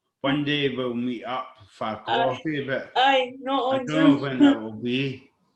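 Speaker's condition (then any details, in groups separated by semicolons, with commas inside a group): Cerebral palsy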